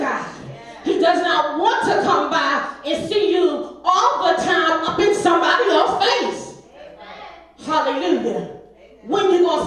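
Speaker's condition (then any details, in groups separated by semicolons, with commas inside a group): No condition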